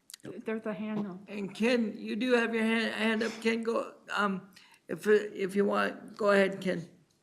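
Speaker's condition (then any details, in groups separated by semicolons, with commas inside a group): Cerebral palsy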